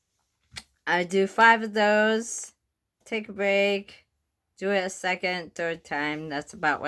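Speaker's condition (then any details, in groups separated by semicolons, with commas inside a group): Bulbar onset ALS; lip, voice, breath stacking, resistance breathing device exercises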